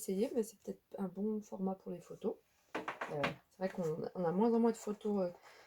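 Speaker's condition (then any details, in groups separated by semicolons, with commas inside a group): No condition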